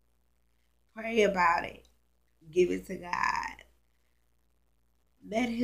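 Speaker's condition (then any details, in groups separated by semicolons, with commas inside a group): Cerebral palsy, spastic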